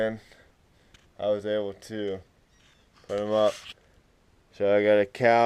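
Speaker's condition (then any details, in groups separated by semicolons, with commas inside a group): Cerebral palsy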